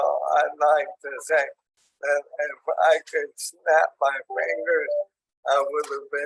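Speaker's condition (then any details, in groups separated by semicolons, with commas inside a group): ALS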